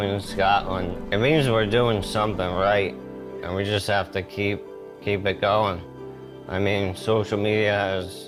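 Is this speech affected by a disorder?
Yes: ALS; gradually increasing weakness.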